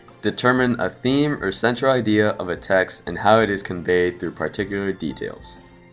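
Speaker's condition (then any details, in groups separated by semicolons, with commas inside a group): No condition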